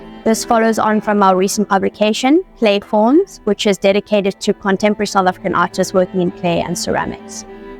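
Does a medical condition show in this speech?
No.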